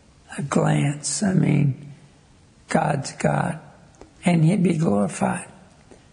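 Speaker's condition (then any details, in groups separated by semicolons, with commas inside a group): ALS; wheelchair user; diagnosed 5 years ago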